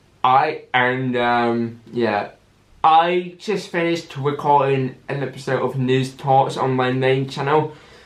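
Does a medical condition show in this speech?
Yes: cerebral palsy with stammer.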